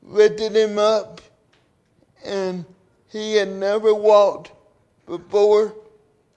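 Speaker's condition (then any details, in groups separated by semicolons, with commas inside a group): Cerebral palsy; 37 years since onset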